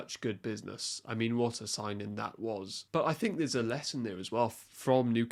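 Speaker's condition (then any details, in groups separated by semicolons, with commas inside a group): No condition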